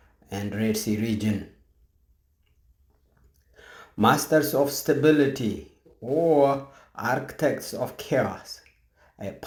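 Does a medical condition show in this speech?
No.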